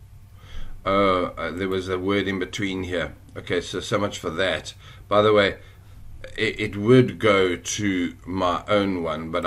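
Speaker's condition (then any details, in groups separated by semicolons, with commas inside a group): No condition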